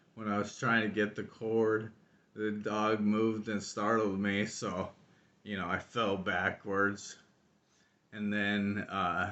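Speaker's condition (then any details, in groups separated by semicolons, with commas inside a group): ALS; very slow voice, slowing a lot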